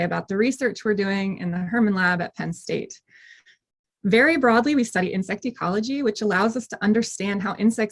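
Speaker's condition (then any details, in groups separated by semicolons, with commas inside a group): No condition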